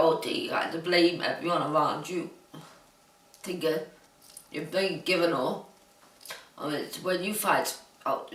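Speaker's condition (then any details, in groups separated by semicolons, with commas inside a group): Huntington's disease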